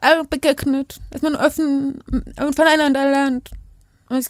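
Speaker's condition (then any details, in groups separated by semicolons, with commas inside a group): Deafness; speaks aloud, hearing people forget deafness, voice different and louder on stage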